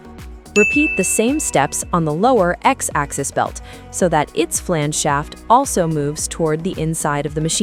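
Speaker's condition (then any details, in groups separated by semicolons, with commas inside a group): No condition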